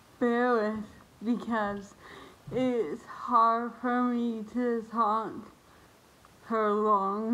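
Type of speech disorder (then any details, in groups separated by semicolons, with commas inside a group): Dysarthria; autoimmune reaction to virus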